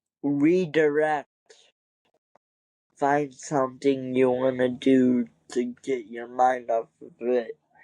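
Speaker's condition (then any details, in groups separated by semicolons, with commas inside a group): Cerebral palsy; wheelchair user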